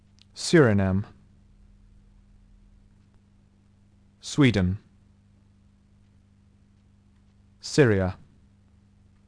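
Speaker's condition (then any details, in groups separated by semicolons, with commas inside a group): No condition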